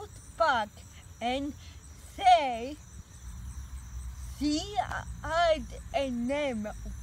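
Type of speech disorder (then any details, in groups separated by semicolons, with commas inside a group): Apraxia of speech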